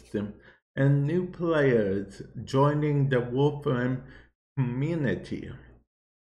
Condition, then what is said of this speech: Cerebral palsy. I have CP or cerebral palsy and it can affect my speech a bit.